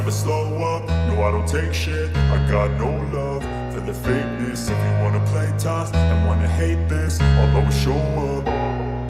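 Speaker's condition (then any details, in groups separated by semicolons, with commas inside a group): No condition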